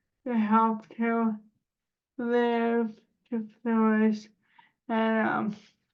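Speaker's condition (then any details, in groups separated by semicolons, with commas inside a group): Cerebral palsy; spasticity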